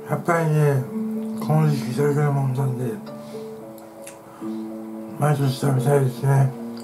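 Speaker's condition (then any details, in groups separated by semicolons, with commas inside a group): Tongue cancer, partial glossectomy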